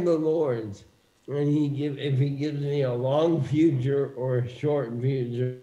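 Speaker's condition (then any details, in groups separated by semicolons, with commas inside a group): ALS; bulbar onset; diagnosed four months ago; losing speech, a little difficult to understand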